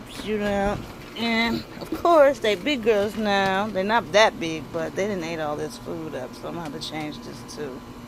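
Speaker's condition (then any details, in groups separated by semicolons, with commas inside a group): No condition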